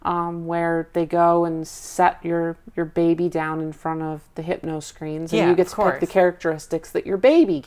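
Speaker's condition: No condition

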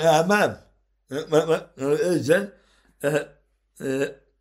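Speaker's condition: Down syndrome; answers relayed by interpreter; hard to understand for strangers, host understands part, acquaintances more, family fully

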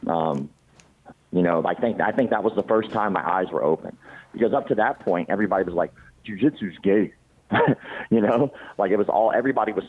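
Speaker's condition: Cleft palate; congenital

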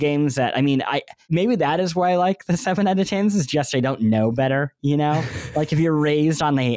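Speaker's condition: Cleft lip and palate; bandaged

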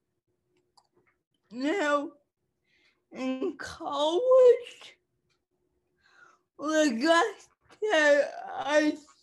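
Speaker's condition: Cerebral palsy; cerebral palsy since childhood

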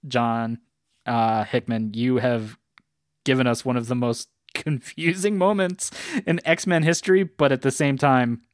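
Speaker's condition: No condition

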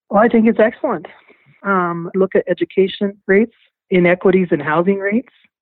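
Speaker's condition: No condition

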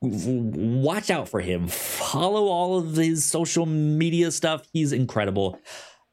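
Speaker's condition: Stutter; speech impediment, self-attributed to brain moving faster than mouth; stutter varies, good and bad days, some days cannot speak, talks fast when excited, mistaken by listeners for a bit; prolonged sounds

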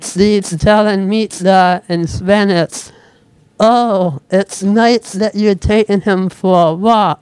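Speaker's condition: Speech impediment; Google translator voice input once misrecognized speech, switched to typing instead

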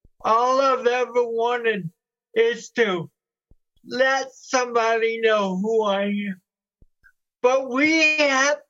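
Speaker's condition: Cerebral palsy

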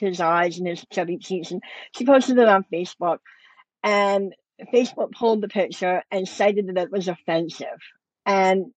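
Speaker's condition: Cleft lip and palate; congenital

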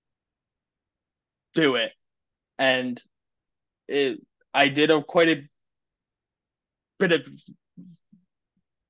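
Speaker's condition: Stuttering; lifelong stuttering, father also stutters; words sometimes take longer to come out, may look tense when getting stuck; blocks

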